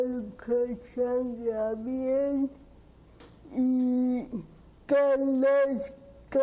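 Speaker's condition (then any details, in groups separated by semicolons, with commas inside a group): Cerebral palsy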